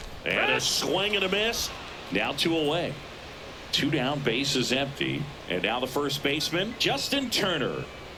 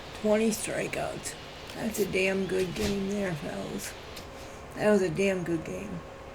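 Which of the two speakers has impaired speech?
The second: cerebral palsy.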